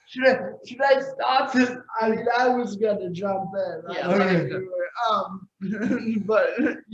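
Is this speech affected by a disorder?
Yes: cerebral palsy.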